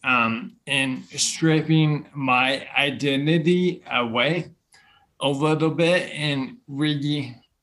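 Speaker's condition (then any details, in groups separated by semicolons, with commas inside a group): Bulbar onset ALS; speech problems first, first diagnosed as tick-bite Lyme disease and infections, treated, then neurologist; at first only after alcohol, later in everyday life, disease taking speaking away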